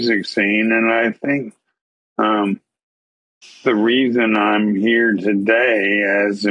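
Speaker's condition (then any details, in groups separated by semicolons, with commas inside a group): ALS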